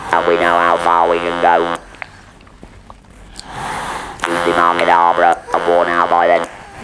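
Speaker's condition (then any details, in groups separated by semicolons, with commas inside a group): Laryngeal cancer with laryngectomy; laryngeal squamous cell carcinoma, laryngectomy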